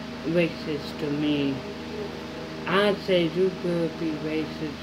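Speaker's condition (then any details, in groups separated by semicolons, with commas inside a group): Mild cerebral palsy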